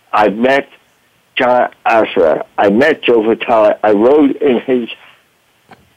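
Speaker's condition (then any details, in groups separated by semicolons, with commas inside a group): Voice box damage from tracheostomy; about 35 years since injury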